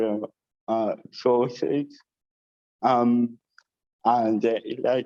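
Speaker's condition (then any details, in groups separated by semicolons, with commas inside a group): Cerebral palsy with dysarthria; all four limbs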